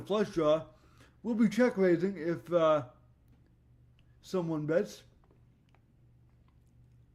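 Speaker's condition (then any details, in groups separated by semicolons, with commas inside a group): Cerebral palsy; voice tone sometimes odd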